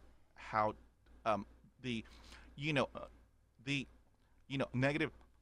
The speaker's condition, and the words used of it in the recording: Stuttering. When I do accents, I don't stutter.